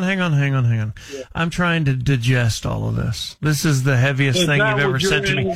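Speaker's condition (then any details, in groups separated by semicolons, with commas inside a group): No condition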